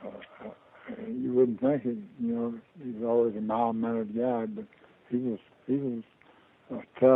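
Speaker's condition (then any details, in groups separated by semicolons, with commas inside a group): Parkinson's disease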